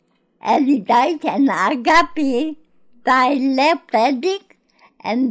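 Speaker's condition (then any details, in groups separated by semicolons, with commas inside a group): Cerebral palsy; born in Greece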